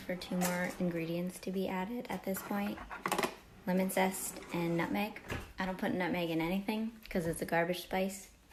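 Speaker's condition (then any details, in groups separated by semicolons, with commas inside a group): No condition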